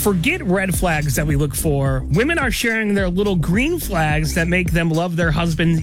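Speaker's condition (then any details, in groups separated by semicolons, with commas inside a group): No condition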